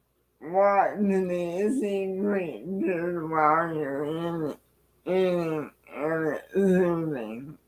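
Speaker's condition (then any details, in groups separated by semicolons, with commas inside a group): Cerebral palsy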